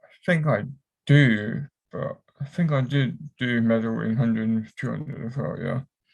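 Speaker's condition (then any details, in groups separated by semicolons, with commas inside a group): Cerebral palsy; affects whole body; cramps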